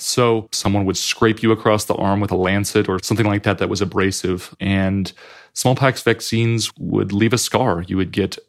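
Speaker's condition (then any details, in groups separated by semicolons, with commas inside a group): No condition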